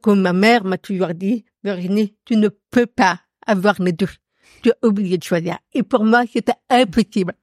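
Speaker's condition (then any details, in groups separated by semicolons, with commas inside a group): Profound congenital deafness; accent from deafness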